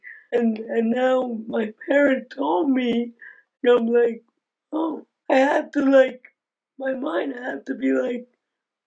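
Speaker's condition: Aicardi-Goutières syndrome; ongoing medications

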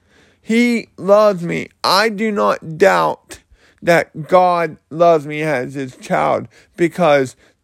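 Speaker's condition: Cerebral palsy; slurred speech

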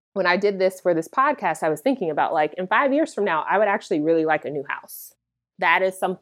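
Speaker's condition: No condition

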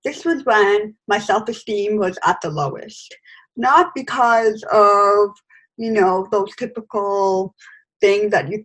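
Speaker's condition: Hearing loss with cochlear implant; congenital hearing loss, cochlear implant turned off to sleep, trouble with unfamiliar, male or fast voices on calls; lip-reading interviewer over video call

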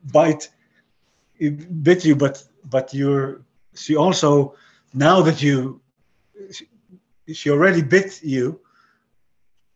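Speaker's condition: Aphasia after stroke; aphasia caused by stroke

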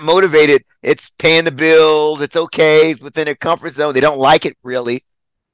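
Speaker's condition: No condition

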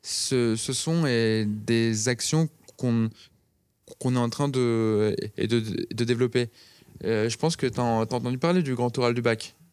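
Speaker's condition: Stuttering; severe blocking until end of high school and start of preparatory classes; ongoing stutter, still a challenge; formerly unable to say two words in a row, now frequent word repetitions and fillers; repeated sounds, repeated words

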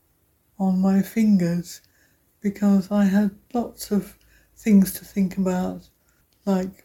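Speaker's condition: Aphasia after stroke; loses words mid-sentence, quieter voice, initially could not speak, speaking German with brother helped

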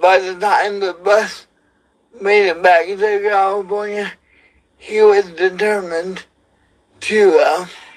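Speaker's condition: Cerebral palsy; wheelchair user

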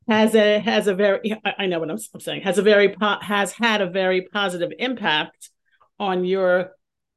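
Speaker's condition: Stuttering; stuttering persisting into adulthood; word and part-word repetitions, e.g. 'has a has a', brief word-finding pause; repeated sounds, repeated words

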